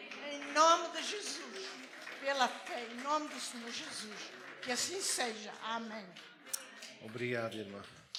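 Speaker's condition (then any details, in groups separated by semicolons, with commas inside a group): No condition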